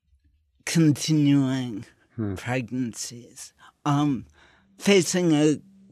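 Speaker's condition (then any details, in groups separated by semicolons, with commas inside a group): Cerebral palsy; cerebral palsy present from birth, brain cells died at birth; 50 plus years with condition; speech slurred, slurring tongue, hand tremor, reduced balance and coordination, intense muscles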